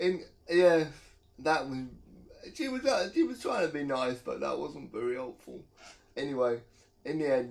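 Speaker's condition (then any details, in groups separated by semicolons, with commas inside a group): Cerebral palsy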